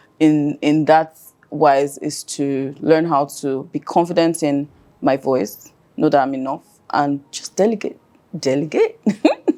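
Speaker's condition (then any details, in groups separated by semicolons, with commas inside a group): No condition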